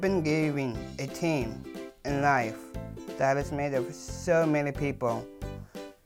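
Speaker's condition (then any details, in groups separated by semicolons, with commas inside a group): Down syndrome, trisomy 21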